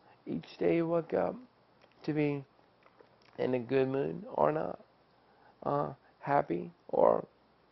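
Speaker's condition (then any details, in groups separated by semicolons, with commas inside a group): ALS; after diagnosis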